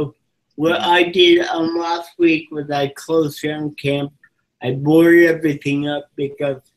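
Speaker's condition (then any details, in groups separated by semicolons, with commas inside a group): Cerebral palsy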